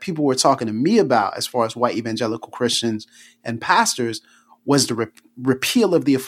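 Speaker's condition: No condition

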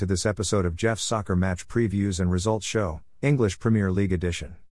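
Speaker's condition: No condition

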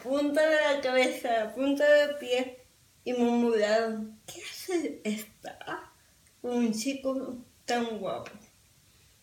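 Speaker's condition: Cerebral palsy; speech affected, improves with exercise and speech therapy but never normal, sounds drunk, talks a lot

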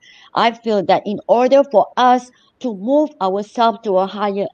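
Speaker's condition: Cleft lip and palate; congenital cleft lip and palate splitting into nose, 8 to 10 surgeries from 3 months to age 30; born with speech impediment from palate break, about 1 to 1.5 years speech therapy

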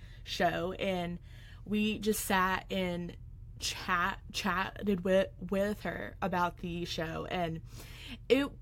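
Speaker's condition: Stuttering; many fears about speaking; repeated sounds, prolonged sounds

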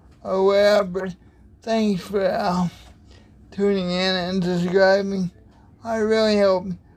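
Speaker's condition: Cerebral palsy

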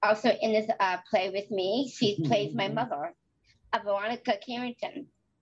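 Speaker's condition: Down syndrome; flat feet

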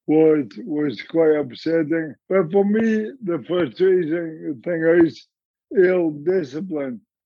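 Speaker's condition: Motor neurone disease; about 4.5 years in, arm weakness, cannot brace with arms when falling

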